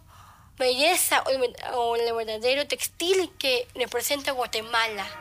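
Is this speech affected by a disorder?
Yes: Down syndrome; short limbs, small feet, hands and arms.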